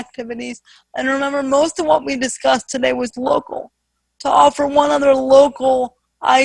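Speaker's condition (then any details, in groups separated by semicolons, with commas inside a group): Spastic quadriplegic cerebral palsy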